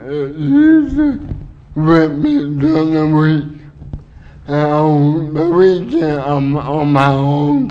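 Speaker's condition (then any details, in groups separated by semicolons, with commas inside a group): Cerebral palsy; uses wheelchair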